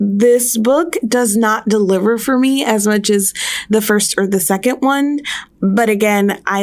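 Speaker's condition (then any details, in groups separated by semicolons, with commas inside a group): No condition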